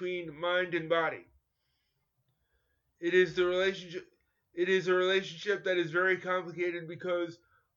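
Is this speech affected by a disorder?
Yes: cerebral palsy; ongoing physical therapy, personal training.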